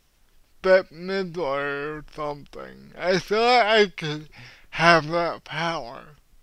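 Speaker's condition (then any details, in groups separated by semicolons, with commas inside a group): Cerebral palsy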